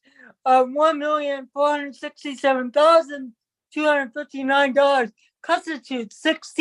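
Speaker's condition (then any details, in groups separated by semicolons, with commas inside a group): Cerebral palsy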